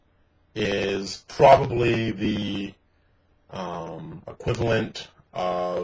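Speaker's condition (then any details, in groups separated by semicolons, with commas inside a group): No condition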